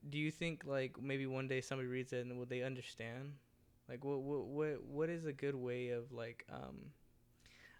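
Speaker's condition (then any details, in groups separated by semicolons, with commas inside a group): No condition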